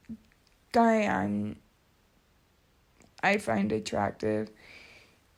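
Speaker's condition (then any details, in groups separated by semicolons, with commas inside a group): Cerebral palsy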